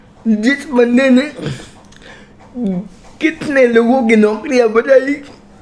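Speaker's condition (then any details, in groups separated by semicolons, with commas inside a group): Cerebral palsy; from birth, uses legs for tasks and computer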